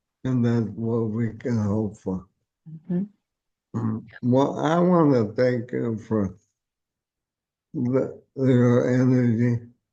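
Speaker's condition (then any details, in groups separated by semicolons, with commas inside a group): ALS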